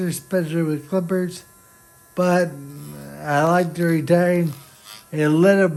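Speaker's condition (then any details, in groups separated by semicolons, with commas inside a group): Friedreich's ataxia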